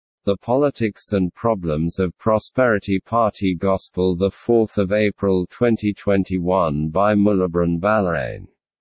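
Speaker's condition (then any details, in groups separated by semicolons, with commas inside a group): No condition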